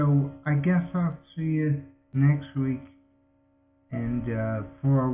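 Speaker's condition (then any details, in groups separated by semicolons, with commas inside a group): Multiple sclerosis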